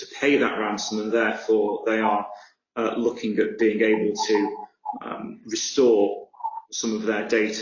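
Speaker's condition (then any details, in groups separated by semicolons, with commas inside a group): No condition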